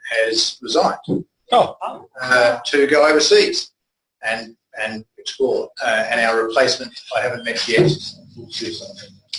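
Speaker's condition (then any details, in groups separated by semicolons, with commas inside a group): No condition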